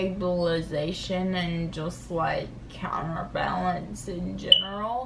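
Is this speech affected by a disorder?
Yes: cerebral palsy.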